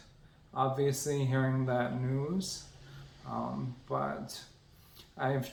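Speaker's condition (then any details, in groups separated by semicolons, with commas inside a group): ALS; onset in legs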